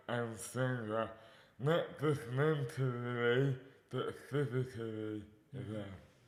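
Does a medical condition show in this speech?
Yes: dystonia; mouth impairment affects speech.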